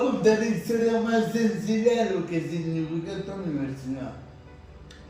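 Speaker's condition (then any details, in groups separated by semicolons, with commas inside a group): Cerebral palsy; from birth, lack of oxygen to brain, affects movement, walking, speech, hands; difficulty speaking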